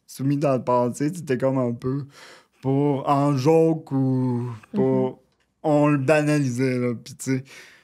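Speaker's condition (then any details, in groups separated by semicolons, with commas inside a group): Cerebral palsy; brain damage, paralysis, wheelchair user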